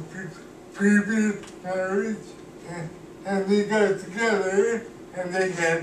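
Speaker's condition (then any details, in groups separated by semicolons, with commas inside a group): Cerebral palsy; cannot walk, uses wheelchair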